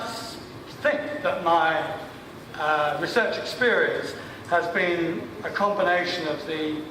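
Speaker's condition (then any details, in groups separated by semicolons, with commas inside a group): No condition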